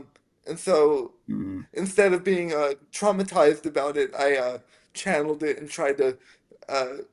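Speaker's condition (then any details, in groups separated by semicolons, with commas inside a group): Spastic quadriplegic cerebral palsy; speech affected by brain injury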